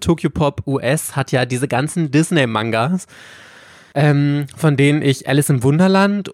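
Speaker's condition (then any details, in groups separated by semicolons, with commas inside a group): No condition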